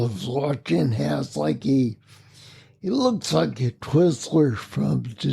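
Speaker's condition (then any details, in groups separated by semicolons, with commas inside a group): Spinocerebellar ataxia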